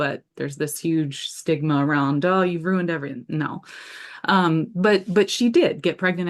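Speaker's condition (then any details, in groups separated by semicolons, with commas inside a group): No condition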